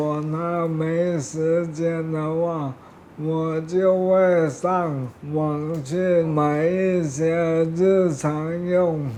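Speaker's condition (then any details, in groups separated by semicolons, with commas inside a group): Motor neuron disease; affects speech and movement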